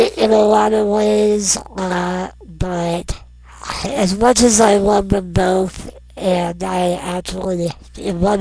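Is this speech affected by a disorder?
Yes: non-progressive muscular dystrophy.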